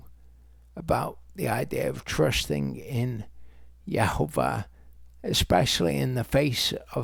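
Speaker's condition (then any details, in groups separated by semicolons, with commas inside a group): Multiple sclerosis; difficulty speaking any words, no longer able to teach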